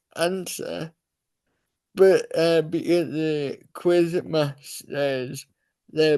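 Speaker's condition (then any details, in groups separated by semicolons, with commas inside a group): Cerebral palsy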